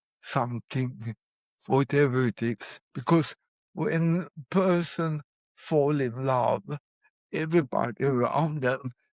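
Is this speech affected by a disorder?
Yes: cerebral palsy.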